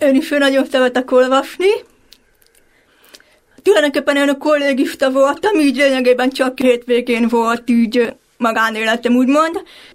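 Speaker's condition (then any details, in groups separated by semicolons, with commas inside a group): Deafblindness (hearing impairment); vision and hearing impairment, EasyLink MyLink radio system for lectures, telescope from Mária Utca eye clinic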